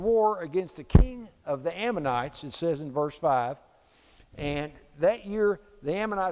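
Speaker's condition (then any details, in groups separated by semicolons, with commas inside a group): No condition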